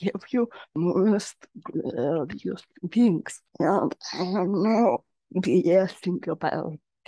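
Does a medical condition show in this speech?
Yes: generalized dystonia.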